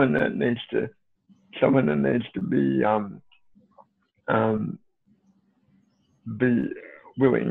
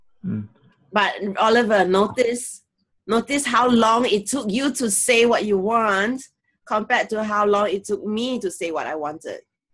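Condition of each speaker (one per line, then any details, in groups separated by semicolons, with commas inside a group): Cerebral palsy; since birth, fully reliant on electric wheelchair
No condition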